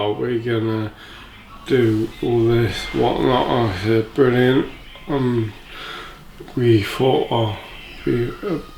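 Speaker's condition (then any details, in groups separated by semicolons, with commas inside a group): Motor neurone disease; affects speech and walking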